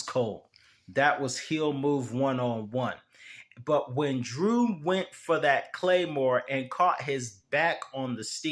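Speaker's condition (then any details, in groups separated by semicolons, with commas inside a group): No condition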